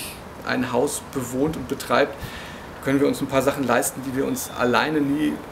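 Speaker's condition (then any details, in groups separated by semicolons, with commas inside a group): No condition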